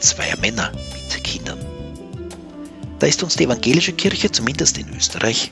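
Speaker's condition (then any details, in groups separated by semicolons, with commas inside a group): No condition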